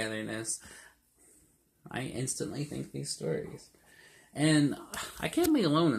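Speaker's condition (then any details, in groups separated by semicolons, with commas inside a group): No condition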